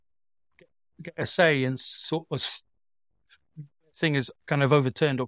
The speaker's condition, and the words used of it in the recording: Stuttering. I felt stupid in prison, but it's the choice I made then as a much heavier stammerer than I am now.